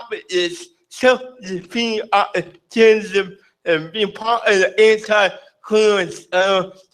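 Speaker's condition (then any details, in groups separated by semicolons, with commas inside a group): Cerebral palsy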